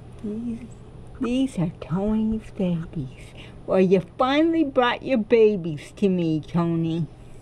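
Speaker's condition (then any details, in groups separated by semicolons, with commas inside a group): Cerebral palsy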